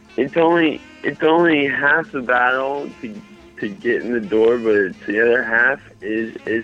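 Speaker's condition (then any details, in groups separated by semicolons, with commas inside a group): Mild cerebral palsy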